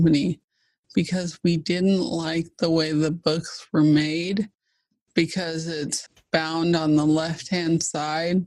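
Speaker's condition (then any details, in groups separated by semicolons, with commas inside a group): ALS (Lou Gehrig's disease); fast progressing form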